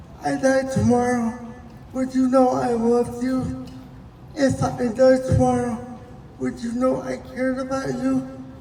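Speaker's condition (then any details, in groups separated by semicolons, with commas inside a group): Cerebral palsy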